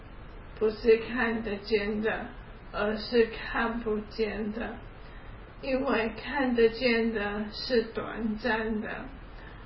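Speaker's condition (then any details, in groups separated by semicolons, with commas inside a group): ALS; onset about three years ago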